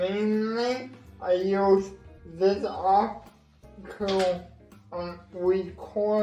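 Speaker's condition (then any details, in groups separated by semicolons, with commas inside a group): Cerebral palsy; wheelchair, assistive technology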